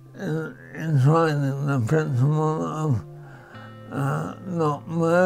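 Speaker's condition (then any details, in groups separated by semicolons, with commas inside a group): Primary lateral sclerosis (MND), PLS; voice affected early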